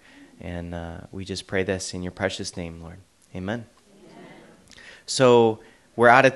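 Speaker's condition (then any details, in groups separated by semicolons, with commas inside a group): No condition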